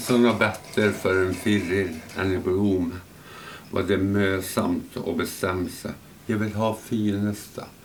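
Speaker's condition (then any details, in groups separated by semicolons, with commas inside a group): Tongue cancer, partial tongue removal; voice permanently changed, relearned speaking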